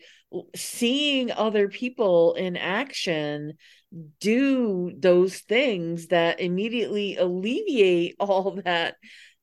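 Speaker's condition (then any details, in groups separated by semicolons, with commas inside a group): No condition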